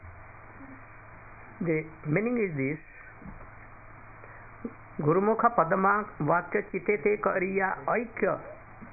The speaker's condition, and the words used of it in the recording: No condition.